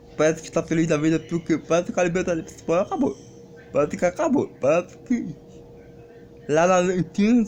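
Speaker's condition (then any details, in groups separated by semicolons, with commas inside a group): Cerebral palsy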